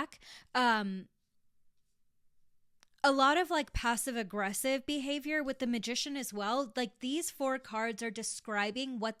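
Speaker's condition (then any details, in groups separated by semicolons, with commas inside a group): No condition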